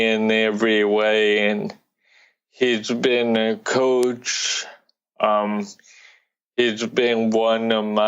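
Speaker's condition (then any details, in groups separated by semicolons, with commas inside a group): Cerebral palsy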